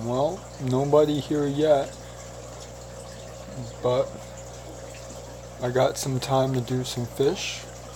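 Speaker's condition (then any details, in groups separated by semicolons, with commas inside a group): No condition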